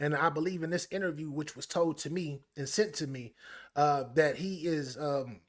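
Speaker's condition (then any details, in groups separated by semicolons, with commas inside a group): No condition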